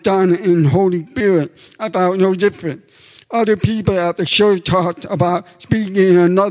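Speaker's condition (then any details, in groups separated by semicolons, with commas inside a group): Deafness; comfortable speaking and using own voice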